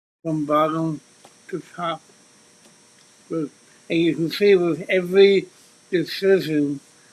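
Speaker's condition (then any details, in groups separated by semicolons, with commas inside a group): Cerebral palsy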